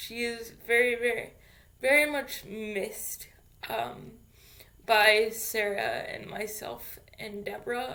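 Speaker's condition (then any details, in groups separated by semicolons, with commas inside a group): Cerebral palsy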